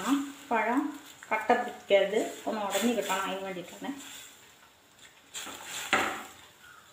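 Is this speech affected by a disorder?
No.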